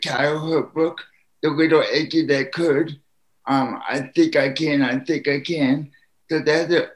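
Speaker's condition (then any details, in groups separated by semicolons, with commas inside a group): Spastic quadriplegic cerebral palsy; drinking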